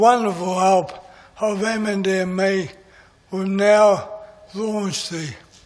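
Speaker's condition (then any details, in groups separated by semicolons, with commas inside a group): MND; voice is going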